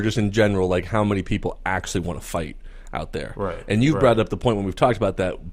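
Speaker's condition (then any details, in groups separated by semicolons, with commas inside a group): No condition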